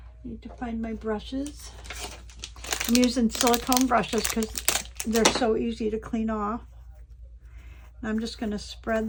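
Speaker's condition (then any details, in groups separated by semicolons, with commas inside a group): No condition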